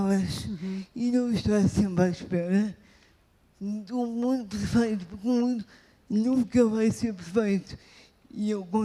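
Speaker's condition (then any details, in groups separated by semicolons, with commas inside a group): Cerebral palsy; wheelchair user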